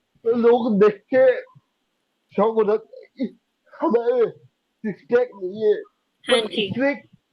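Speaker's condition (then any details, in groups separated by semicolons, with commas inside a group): Cerebral palsy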